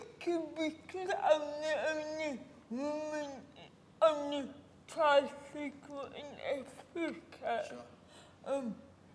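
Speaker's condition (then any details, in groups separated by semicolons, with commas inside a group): Cerebral palsy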